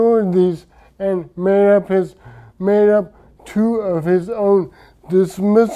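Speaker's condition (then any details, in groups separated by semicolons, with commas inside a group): Traumatic brain injury; severe head injury, coma; speech affected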